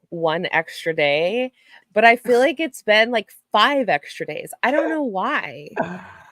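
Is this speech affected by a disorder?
No.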